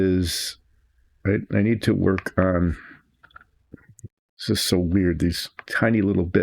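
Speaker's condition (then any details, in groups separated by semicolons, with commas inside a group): No condition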